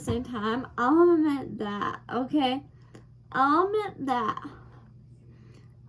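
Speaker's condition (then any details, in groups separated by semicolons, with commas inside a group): Cerebral palsy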